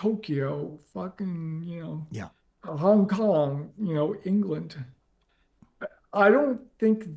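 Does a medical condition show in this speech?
Yes: ALS; progressive, onset leg.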